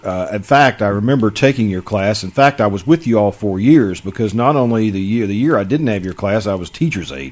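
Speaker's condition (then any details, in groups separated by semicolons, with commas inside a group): No condition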